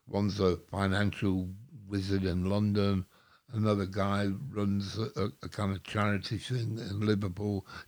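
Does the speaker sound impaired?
Yes: stroke; mini stroke since last podcast visit.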